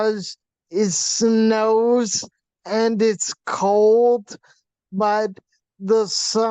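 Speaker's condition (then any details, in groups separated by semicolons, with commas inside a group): Facial paralysis from hydrocephalus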